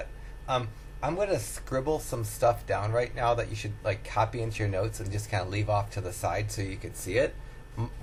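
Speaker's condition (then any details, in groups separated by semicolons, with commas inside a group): No condition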